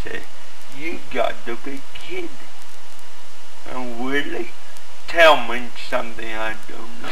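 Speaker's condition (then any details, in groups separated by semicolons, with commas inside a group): Cerebral palsy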